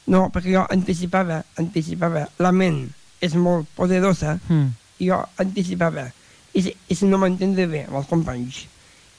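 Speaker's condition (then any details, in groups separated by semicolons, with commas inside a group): Down syndrome; describes self as very talkative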